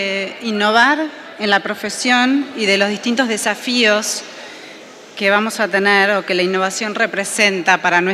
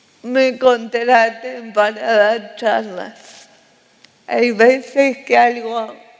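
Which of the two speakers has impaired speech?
The second: cerebral palsy.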